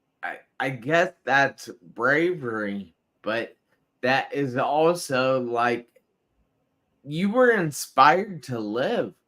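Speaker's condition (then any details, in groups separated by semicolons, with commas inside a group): Traumatic brain injury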